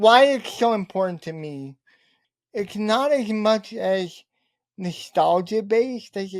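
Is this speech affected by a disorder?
Yes: cerebral palsy.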